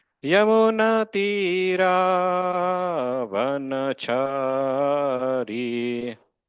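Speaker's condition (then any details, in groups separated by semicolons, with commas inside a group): No condition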